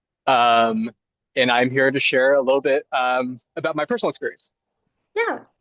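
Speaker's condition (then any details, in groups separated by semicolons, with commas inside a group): No condition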